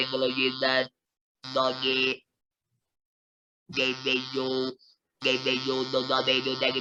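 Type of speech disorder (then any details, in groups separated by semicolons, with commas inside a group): Electrolarynx speech; laryngectomy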